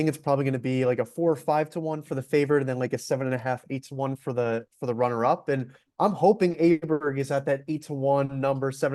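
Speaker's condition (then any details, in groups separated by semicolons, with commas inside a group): No condition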